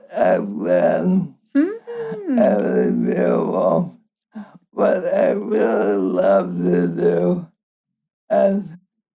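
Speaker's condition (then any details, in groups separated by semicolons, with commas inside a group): ALS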